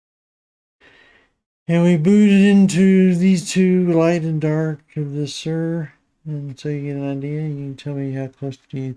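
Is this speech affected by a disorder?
Yes: Parkinson's disease.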